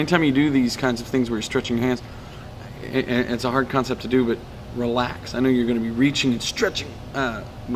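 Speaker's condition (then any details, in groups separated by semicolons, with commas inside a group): No condition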